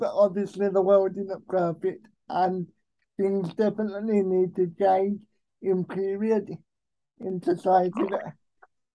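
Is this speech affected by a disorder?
Yes: cerebral palsy; most severe type, present since birth, uses electric wheelchair driven himself, expected non-verbal, began talking at age 6; speech affected, can get rambly when nervous.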